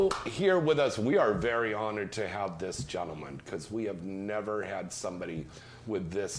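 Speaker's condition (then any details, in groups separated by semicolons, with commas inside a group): No condition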